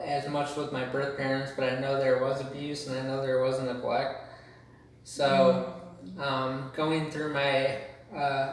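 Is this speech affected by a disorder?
Yes: cerebral palsy.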